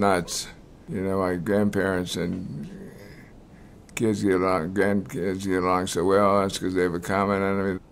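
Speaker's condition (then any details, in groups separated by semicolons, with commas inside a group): Multiple sclerosis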